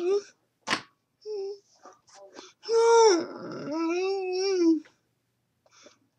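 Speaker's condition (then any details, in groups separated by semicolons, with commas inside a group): Cerebral palsy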